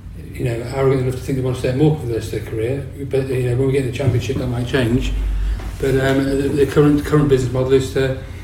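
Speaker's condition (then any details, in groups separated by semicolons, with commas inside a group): Parkinson's disease; on medication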